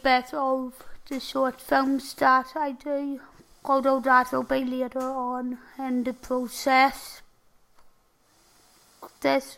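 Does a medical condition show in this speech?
Yes: tracheostomy and ventilator dependent; paralysed from neck down.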